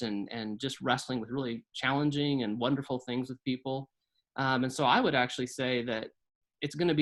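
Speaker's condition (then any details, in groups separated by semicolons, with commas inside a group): No condition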